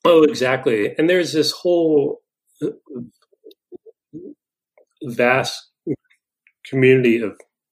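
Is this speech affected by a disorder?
Yes: stuttering; lifelong, persisting into adulthood, long kept unspoken, now openly accepted; still stutters; here blocks.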